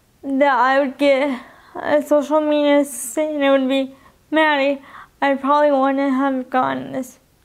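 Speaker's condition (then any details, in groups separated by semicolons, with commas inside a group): Cerebral palsy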